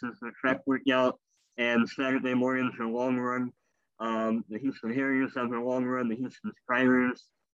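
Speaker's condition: Cleft lip and palate; elective leg amputations

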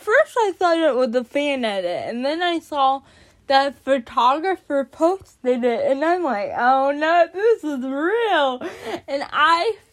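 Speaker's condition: Cerebral palsy; onset before birth

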